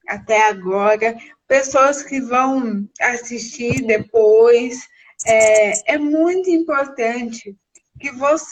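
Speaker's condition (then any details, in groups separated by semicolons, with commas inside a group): Cerebral palsy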